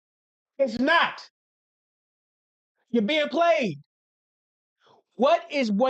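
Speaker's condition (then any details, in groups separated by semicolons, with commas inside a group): No condition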